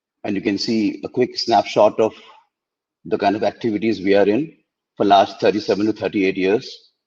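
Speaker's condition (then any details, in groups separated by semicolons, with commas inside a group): No condition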